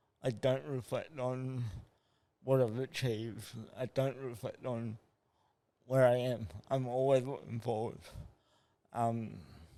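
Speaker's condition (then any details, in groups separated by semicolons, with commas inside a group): Cerebral palsy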